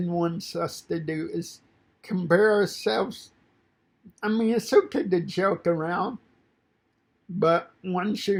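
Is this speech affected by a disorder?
Yes: cerebral palsy; fine motor impairment.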